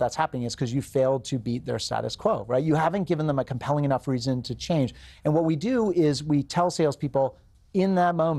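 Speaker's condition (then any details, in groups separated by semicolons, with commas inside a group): No condition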